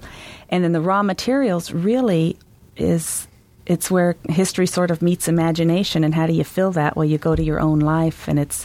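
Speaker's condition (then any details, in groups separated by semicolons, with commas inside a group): No condition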